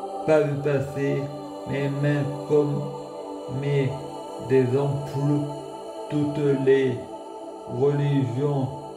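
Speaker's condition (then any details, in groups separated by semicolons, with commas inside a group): Multiple sclerosis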